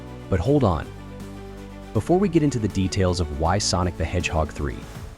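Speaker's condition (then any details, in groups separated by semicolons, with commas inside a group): No condition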